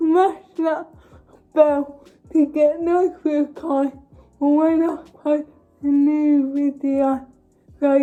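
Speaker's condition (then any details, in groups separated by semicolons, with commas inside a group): Cerebral palsy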